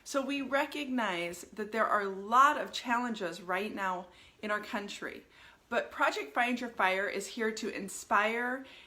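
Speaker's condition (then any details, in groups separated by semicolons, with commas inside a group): No condition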